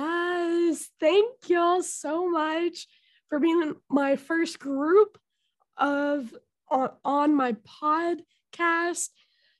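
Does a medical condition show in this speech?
Yes: stuttering; took years to speak openly about it; coughs often, voice tearful at one point; stutter hard to notice when speaking, per listener; here prolonged sounds.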